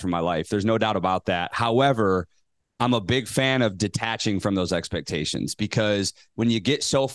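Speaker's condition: No condition

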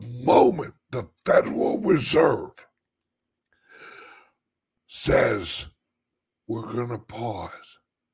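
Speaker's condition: Chronic voice problem; stiff voice box

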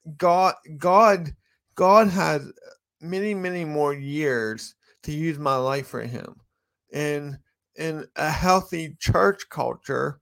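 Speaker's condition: Cerebral palsy

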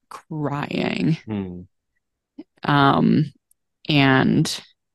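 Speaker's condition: Aphasia; stroke at 14, cause unknown, craniotomy, both sides paralyzed, wheelchair, right foot drop, out-of-state intensive therapy; about 11 years since stroke, brace for foot drop, modified car; no speech or voice at first, relearned reading, writing, speaking, occasional word substitutions, word-finding trouble

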